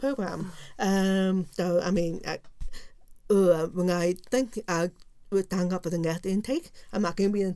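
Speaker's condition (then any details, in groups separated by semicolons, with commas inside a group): Profound deafness; profound deafness left ear, total deafness right ear, diagnosed age 3, hearing aid, no cochlear implant; wears hearing aid, which helps, gets some noise, relies on lip-reading for words to make sense; learned to speak and lip-read in early oral pre-preschool program, encouraged to speak, mainstreamed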